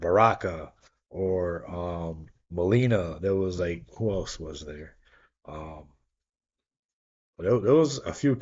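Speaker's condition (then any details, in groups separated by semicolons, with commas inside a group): No condition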